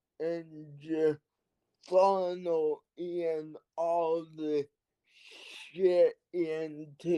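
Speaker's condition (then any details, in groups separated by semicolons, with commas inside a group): Cerebral palsy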